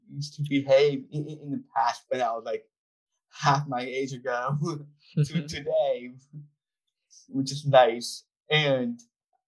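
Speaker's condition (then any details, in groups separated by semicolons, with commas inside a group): Down syndrome; adult man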